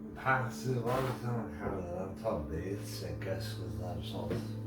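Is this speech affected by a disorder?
Yes: brain injury.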